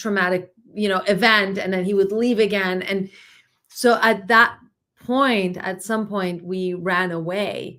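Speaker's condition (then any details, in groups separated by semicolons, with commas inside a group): No condition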